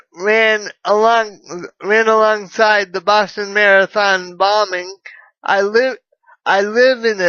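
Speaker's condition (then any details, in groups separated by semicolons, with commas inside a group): Cerebral palsy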